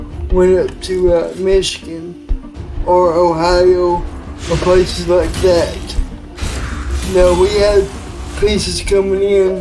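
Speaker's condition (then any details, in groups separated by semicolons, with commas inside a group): Cerebral palsy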